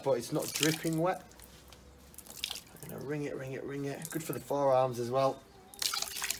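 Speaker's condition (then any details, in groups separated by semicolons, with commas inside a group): No condition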